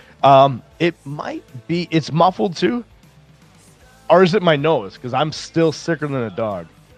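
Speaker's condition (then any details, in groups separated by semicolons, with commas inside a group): No condition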